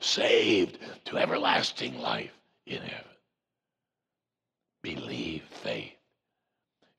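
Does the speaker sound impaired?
Yes: voice box removal needed; expects R2-D2-like voice after removal.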